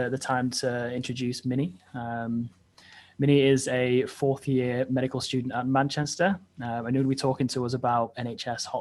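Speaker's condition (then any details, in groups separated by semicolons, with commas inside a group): No condition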